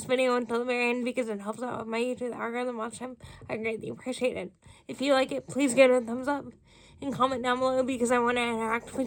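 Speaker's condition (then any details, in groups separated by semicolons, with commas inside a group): Cerebral palsy, spastic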